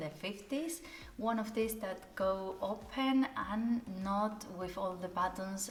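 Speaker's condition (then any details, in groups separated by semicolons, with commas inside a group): No condition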